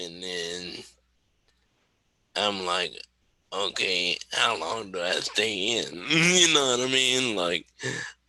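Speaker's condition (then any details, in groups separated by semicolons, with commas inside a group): Cerebral palsy; wheelchair user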